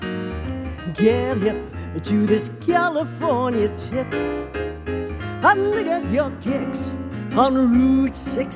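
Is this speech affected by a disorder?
No.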